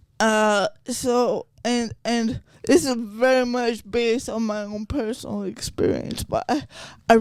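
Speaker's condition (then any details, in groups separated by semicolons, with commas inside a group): Cerebral palsy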